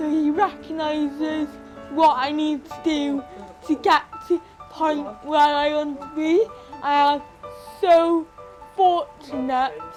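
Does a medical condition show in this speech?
Yes: cerebral palsy.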